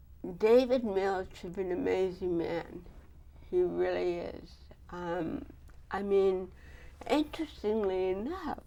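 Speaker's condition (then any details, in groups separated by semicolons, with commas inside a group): Cerebral palsy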